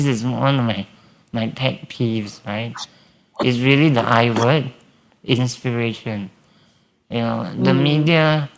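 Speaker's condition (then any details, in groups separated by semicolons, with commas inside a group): Spinal muscular atrophy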